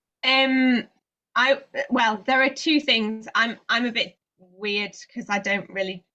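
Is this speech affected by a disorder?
No.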